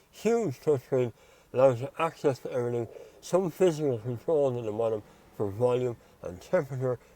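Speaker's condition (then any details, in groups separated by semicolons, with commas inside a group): Mouth cancer surgery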